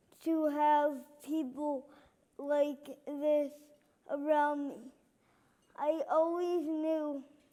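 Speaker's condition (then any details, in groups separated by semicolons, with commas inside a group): Cerebral palsy; left hand and left side affected; physical and occupational therapy, major hip surgery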